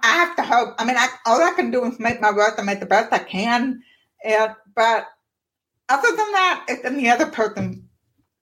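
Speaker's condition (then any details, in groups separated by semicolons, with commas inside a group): Profound deafness, born profoundly deaf, cochlear implant; one cochlear implant aids lip reading, noise defeats it, other ear unaided, reprogrammed after upgrades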